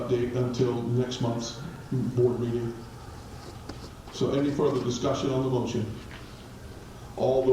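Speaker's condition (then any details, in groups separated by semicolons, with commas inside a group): No condition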